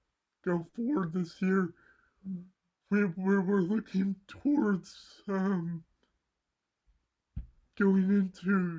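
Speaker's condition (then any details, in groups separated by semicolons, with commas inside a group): Cerebral palsy; mild left side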